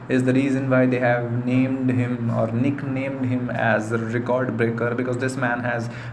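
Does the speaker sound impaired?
No.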